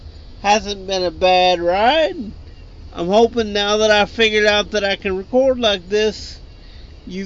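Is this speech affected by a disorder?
Yes: cerebral palsy; wheelchair user, cannot really swim or hold self up, needs help getting into pool.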